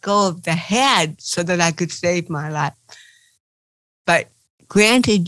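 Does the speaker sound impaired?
Yes: cerebral palsy; titanium neck limiting looking up.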